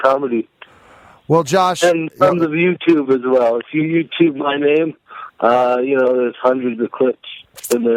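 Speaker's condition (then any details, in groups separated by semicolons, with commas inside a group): Cerebral palsy; may sound drunk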